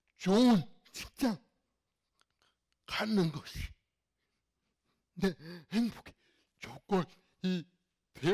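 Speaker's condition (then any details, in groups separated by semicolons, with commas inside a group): Cerebral palsy; fairly severe in childhood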